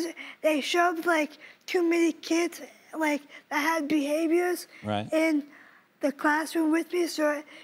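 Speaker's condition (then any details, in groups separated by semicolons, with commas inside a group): Cerebral palsy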